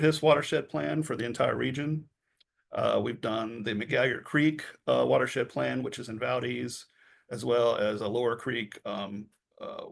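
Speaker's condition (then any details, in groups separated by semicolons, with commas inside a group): No condition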